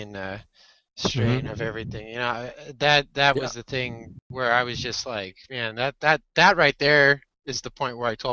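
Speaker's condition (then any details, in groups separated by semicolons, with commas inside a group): No condition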